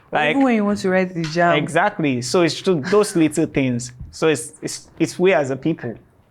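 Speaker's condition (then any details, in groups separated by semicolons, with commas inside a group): No condition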